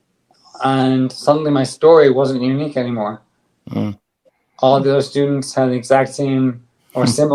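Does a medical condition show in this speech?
Yes: ALS; on drug, stronger bite, speaks better.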